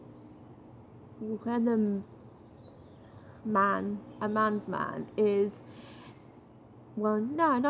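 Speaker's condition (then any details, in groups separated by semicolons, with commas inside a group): No condition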